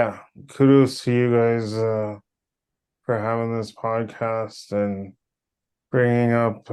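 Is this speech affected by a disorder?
Yes: cerebral palsy.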